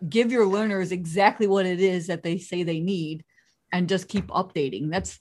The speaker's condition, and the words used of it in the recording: No condition.